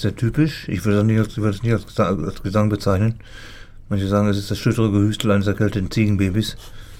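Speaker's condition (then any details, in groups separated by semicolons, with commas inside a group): Parkinson's disease; impaired fine motor skills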